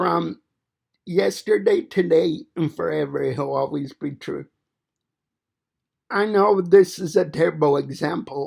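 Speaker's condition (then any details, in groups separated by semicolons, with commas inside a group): Cerebral palsy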